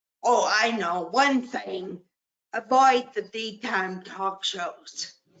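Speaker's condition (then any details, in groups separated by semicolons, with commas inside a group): Ataxia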